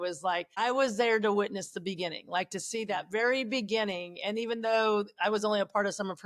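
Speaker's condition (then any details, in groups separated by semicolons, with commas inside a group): No condition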